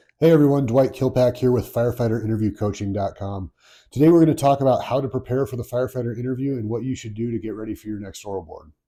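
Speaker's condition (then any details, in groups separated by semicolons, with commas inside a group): No condition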